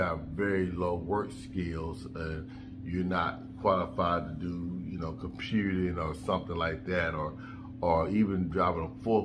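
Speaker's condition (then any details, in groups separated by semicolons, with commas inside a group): No condition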